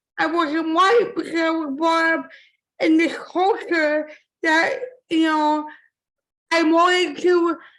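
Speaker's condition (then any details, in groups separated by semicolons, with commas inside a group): Cerebral palsy; from birth; impaired speech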